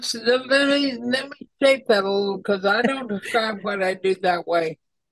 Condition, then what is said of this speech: ALS (motor neuron disease). And the slur is not even noticeable, one, but two, I mean, the concepts that you have and are bringing to the table are all that matters.